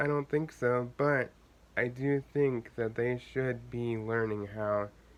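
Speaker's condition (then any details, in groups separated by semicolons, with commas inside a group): Cerebral palsy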